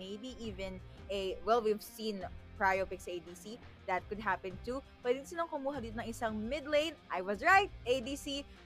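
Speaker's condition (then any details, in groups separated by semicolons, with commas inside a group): No condition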